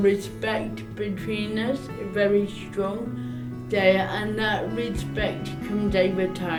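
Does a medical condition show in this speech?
Yes: cerebral palsy; arm tremors.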